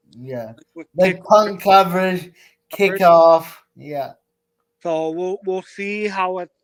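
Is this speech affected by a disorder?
Yes: cerebral palsy.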